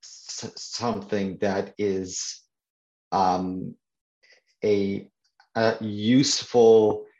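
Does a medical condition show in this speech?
Yes: stuttering; stutter since at least teenage years, ongoing near age 50; speaks at support groups for people and children who stutter; certain words and sounds hardest, stacks up vocabulary, circumlocution, quickly finds other wording to ease stutter; here repeated sounds, prolonged sounds.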